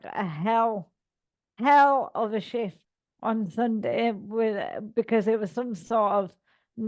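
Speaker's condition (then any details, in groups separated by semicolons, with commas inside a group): Cerebral palsy; all four limbs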